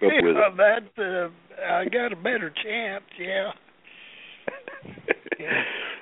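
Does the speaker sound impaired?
Yes: Parkinson's disease; long-standing, tremor, trouble with fine hand work as watchmaker, hard to eat; shivering, shaking at time of recording.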